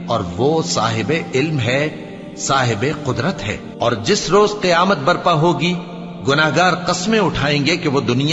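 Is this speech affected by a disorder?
No.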